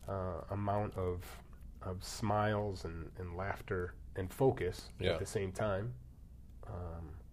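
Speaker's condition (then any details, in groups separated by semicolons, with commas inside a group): No condition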